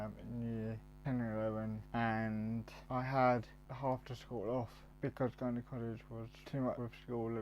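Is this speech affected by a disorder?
Yes: cerebral palsy, mild.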